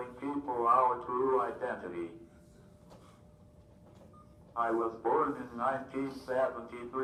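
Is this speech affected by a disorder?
Yes: cerebral palsy, athetoid.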